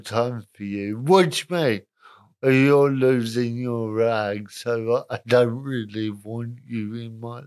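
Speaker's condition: Cerebral palsy, moderate; spastic, self-described middle range, delivery complications at birth, diagnosed in childhood; shaking, muscles tense and relax, whole-body spasms in bed, walks a bit funny; talks a bit funny

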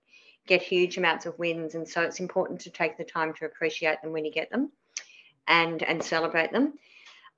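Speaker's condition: Cleft palate; spoke differently as child

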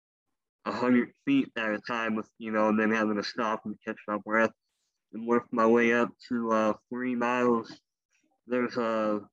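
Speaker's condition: Cleft lip and palate; congenital

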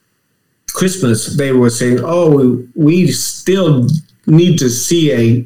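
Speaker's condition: Aphasia; left-brain stroke during AFib ablation, brief right-sided weakness, church speech coach from first week; aphasia group of about 15, speech therapy, aphasia center, talks better than some, preaching again; reading, writing on waking, reading returned first, speaking slower, long couldn't say therapy

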